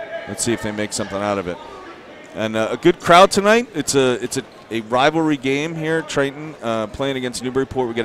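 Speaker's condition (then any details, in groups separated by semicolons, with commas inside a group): No condition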